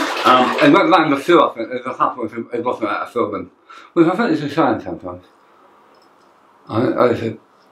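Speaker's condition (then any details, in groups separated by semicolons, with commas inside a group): Tongue cancer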